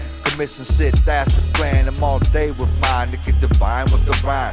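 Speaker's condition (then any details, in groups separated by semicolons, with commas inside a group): No condition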